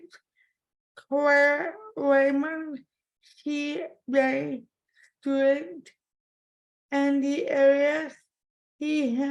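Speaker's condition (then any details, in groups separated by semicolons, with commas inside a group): Cerebral palsy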